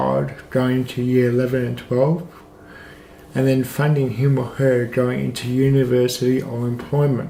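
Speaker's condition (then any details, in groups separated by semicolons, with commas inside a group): Cerebral palsy, mild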